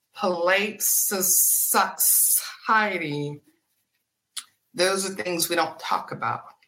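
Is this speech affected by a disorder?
Yes: stuttering; developmental stutter, onset when first learning to talk, humiliation led to avoiding speech; still stutters, still fearful of speaking but speaks publicly often; ongoing stutter; here repeated sounds, prolonged sounds.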